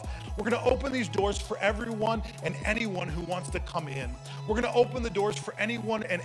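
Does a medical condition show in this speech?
No.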